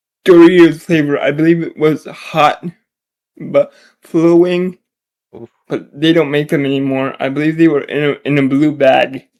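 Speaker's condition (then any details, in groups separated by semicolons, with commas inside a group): Generalized dystonia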